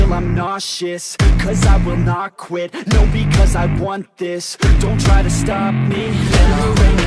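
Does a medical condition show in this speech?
No.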